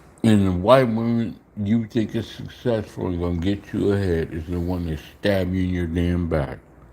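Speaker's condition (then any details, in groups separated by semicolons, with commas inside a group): Slurred speech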